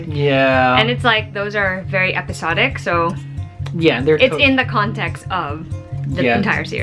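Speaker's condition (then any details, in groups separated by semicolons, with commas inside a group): No condition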